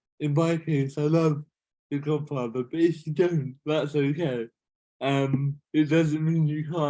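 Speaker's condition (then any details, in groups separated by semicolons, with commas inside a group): Cerebral palsy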